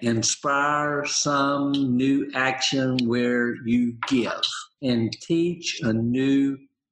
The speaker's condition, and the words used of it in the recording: Aphasia. I have aphasia. I have motor apraxia. I have dysarthria.